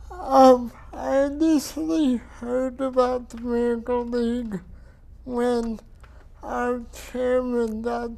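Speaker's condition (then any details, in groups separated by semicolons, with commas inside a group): Cerebral palsy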